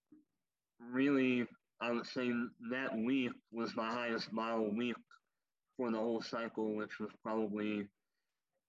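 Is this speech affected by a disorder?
Yes: cleft lip and palate, popliteal pterygium syndrome; congenital cleft lip and palate.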